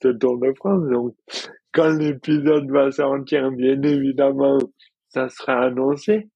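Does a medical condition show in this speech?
Yes: dystonia; rare neurological dystonia, involuntary muscle contractions, onset in childhood, daily physical effort, heavier for past 5 years; receives injections, more pain before injection, improved balance, no longer falls.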